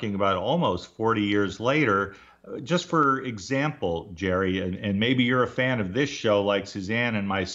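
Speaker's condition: No condition

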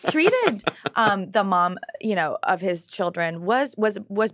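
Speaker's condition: No condition

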